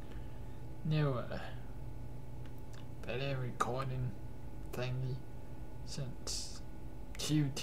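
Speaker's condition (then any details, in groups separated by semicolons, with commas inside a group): Cerebral palsy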